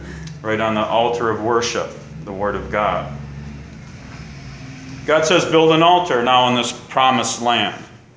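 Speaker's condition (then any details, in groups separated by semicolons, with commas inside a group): No condition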